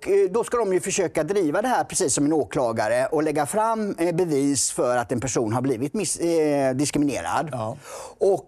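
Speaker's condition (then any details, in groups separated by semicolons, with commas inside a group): No condition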